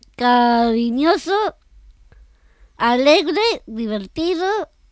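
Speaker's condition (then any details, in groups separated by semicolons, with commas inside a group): Down syndrome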